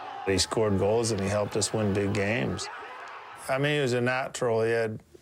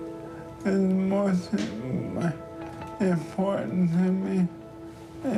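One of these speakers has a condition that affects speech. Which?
The second: ALS; diagnosed at 28, confined within six months, rapid progression.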